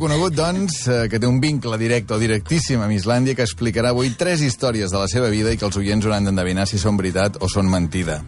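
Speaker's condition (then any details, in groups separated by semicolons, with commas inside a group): No condition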